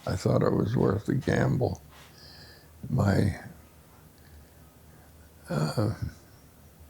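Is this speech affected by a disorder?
Yes: essential tremor.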